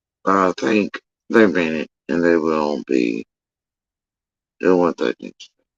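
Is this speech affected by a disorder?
Yes: facial paralysis after surgery; tongue.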